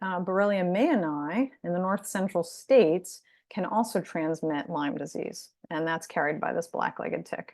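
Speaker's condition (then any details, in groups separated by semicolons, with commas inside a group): No condition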